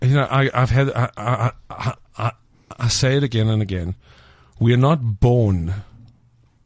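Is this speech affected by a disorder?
Yes: stutter; stutter since childhood, bad in youth, shy, feared speaking e.g. ordering in restaurants; stutter still present in adulthood, no longer feared or a handicap; noticeably slows speech, worse under stress, less when relaxed; here repeated words, prolonged sounds.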